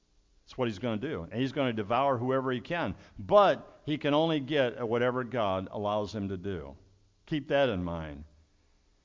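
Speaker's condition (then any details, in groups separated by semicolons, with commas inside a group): No condition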